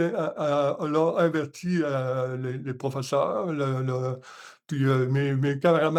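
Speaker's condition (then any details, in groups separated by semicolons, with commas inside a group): Hemiparalysis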